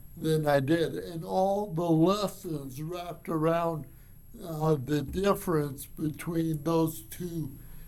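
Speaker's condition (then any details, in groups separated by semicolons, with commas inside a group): Cerebral palsy; from birth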